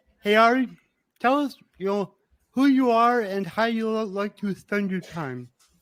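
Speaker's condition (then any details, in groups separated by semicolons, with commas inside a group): Cerebral palsy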